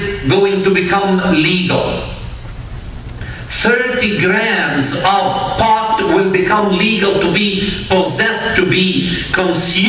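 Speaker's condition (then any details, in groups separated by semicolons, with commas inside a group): No condition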